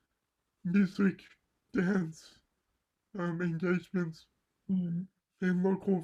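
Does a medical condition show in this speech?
Yes: cerebral palsy; mild left side.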